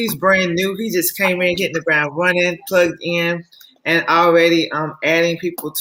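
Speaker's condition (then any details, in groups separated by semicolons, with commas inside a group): No condition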